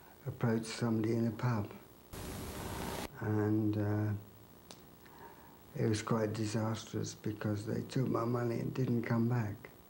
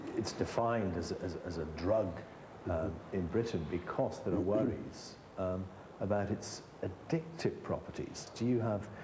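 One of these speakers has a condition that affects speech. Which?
The first: multiple sclerosis; cannabis greatly reduced spasms.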